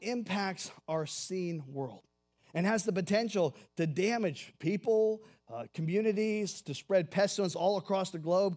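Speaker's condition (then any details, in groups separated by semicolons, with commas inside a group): No condition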